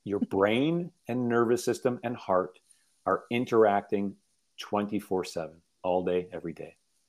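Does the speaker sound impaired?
No.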